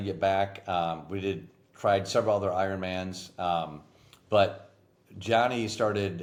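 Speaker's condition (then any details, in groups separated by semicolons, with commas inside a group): No condition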